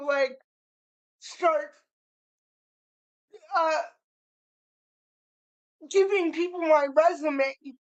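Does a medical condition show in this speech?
Yes: cerebral palsy; spastic cerebral palsy.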